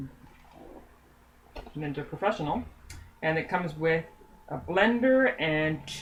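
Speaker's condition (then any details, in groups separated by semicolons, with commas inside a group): No condition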